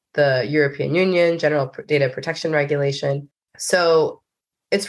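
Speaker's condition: No condition

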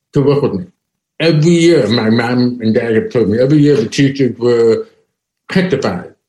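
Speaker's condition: Deafness, profound

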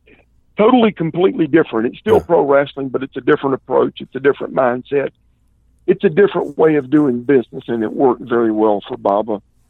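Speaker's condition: No condition

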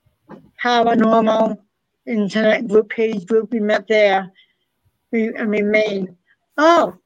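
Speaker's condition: Hard of hearing, cochlear implant

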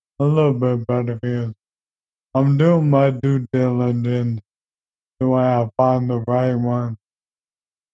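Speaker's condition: ALS; progressive neurodegenerative

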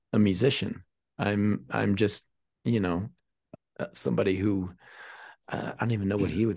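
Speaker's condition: Stuttering; not cured, manages it with own mechanisms, no therapy focus; still stutters, knows how to work with it; stutters more when trying to hide it, practice talking helps; repeated words, prolonged sounds

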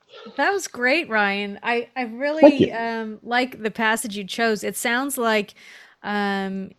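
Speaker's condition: No condition

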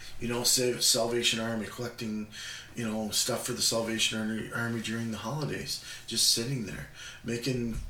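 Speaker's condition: No condition

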